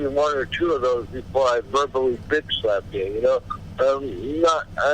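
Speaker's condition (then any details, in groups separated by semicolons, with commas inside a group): Cerebral palsy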